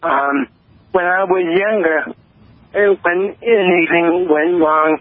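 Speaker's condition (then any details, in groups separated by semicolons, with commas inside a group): Cerebral palsy; lifelong, diagnosed at age 55, others long mistook for drunk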